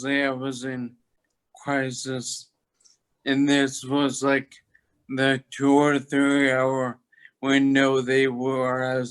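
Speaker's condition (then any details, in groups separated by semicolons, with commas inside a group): Toxic leukoencephalopathy, locked-in syndrome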